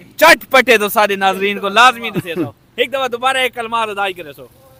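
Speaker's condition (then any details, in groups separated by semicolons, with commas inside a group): No condition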